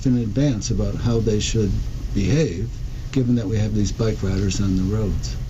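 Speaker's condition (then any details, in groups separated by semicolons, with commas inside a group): Parkinson's disease; diagnosed almost 4 years ago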